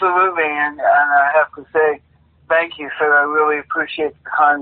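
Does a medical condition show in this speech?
Yes: cerebral palsy; plays rhythm guitar despite condition.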